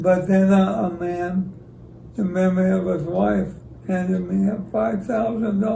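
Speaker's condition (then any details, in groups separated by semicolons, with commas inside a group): ALS; about 25 years since diagnosis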